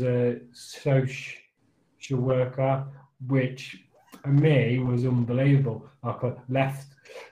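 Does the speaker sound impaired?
Yes: stammer; stammer since childhood, hard reading aloud at school, phone calls, ordering train tickets, phone callers hung up thinking prank call; still stammers, lockdown impacted stammer, had mask made saying i stammer, you'll have to wait; sound, word and phrase repetitions, part-word repetitions, fillers like um and uh; here repeated sounds, prolonged sounds, blocks.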